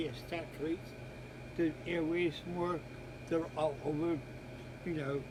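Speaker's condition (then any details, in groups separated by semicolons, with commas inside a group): Cerebral palsy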